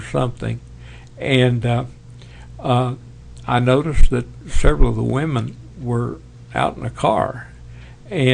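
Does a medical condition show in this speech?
Yes: Parkinson's; tremors as early symptom.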